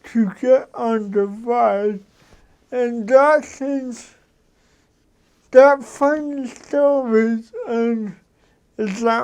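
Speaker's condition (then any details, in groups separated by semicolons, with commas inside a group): Cerebral palsy; brain damage at birth, affects movement and handwriting; high functioning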